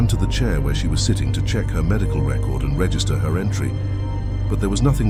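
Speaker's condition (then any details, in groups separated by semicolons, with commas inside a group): No condition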